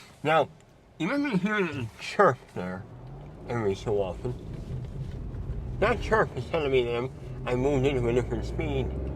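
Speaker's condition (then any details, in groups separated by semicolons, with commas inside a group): Mouth cancer surgery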